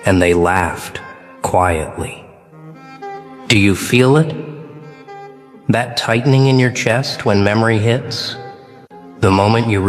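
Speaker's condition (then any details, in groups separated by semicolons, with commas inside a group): No condition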